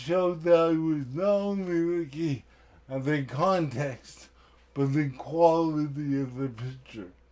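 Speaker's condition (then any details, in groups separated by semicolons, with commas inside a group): Cerebral palsy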